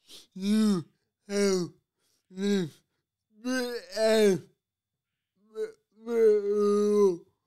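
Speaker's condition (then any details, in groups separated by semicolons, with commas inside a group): Cerebral palsy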